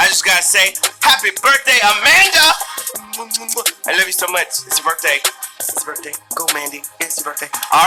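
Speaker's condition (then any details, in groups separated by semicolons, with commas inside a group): No condition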